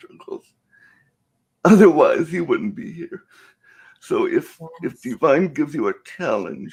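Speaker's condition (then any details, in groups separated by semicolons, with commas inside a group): Cerebral palsy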